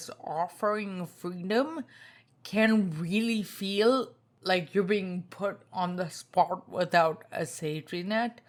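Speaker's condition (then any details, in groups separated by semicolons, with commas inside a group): Spinocerebellar ataxia type 2, SCA2; tongue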